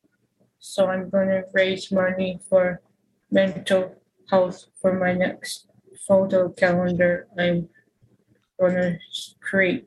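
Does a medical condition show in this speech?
Yes: aphasia; caused by functional neurological disorder, stroke ruled out, diagnosed first hospital day, FND intermittently affects walking; speech regained after practicing in hospital therapy, hospitalized twice, ice pack on forehead, fidget toys; lost speech suddenly on waking for about five months, writing skills also declined, used whiteboard.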